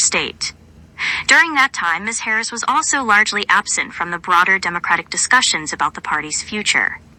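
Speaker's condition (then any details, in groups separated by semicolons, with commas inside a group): No condition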